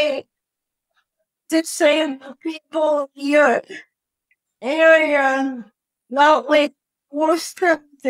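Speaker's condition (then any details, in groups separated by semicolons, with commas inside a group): Cerebral palsy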